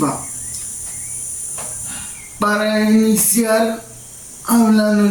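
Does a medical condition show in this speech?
Yes: cerebral palsy.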